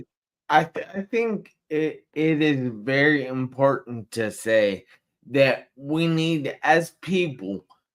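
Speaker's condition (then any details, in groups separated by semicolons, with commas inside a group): Traumatic brain injury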